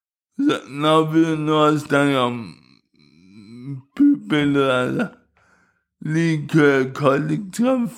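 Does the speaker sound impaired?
Yes: cerebral palsy; wheelchair user.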